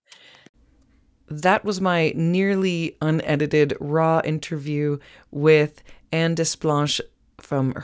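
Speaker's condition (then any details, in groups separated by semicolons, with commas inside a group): No condition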